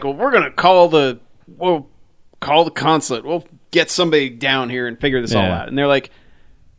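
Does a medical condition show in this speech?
No.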